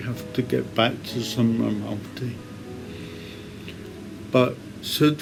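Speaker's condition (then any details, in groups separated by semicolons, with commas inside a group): Cerebral palsy; complex operation for condition; recovering from operation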